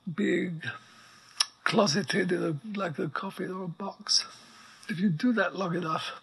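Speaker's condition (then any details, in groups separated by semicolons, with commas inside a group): ALS; progressive neuromuscular illness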